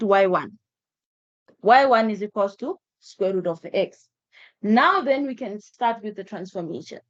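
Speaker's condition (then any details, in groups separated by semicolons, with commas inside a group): No condition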